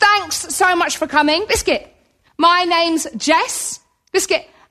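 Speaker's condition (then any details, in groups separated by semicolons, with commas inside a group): Tourette's syndrome; tics since about age six, milder in childhood, uncontrollable movements and noises, motor and vocal tics; frequent motor tics, moves around and bangs chest, wears padded gloves; hedgehog, sausage, cats, donkeys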